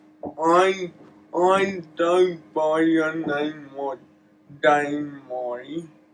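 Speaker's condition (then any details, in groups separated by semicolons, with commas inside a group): Cerebral palsy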